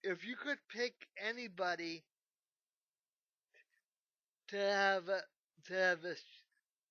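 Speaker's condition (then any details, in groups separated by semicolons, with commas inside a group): Cerebral palsy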